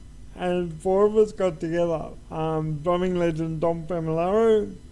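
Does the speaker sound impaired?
Yes: cerebral palsy; from birth, uses wheelchair, drummer despite condition; joining via Zoom.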